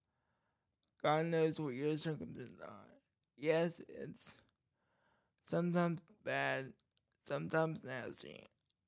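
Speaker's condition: Cerebral palsy; cerebral palsy causing speech problem, scratchy throat and gag reflex issues at times; voice goes in and out sometimes

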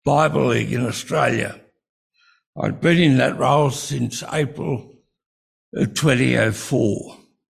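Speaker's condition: Breathing-related speech difficulty

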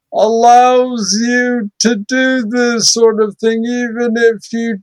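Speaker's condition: Parkinson's disease, young onset; main drug recently switched

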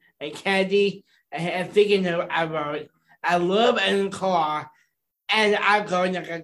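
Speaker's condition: Down syndrome

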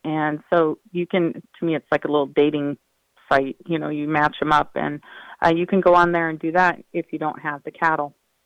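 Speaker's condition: No condition

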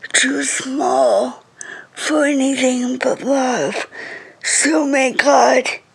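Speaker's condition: Cerebral palsy; wheelchair user, affects reading, speech and more; reading very slow

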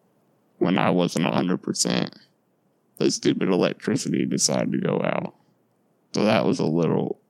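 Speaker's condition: Duchenne muscular dystrophy; lifelong

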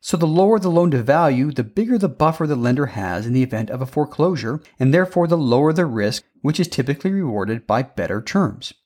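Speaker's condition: No condition

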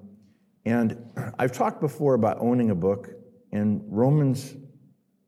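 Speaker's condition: No condition

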